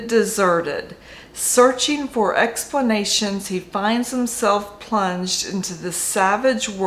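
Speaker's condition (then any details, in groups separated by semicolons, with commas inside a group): No condition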